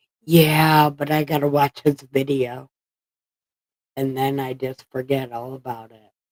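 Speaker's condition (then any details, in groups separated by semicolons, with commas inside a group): Brain injury; about 10 years after injury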